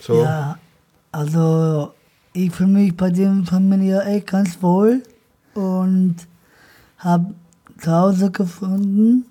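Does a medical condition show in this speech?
Yes: Down syndrome; present from birth, trisomy 21, operated right after birth in Hannover, earlier wore corset 23 hours a day; age 26.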